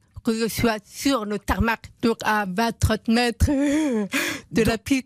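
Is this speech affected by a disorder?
Yes: profound congenital deafness; profound deafness from birth, diagnosed at nine months, hearing aids from age one, later cochlear implant; implant partly misplaced, third of electrodes in middle ear, lip-reads, phone via apps, first call at 36; told would never speak, learned speech by lip-reading, never heard own voice, twenty years of speech work.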